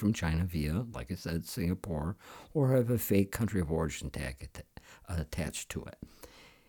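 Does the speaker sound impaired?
No.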